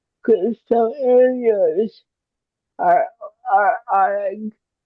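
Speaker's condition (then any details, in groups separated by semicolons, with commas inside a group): Cerebral palsy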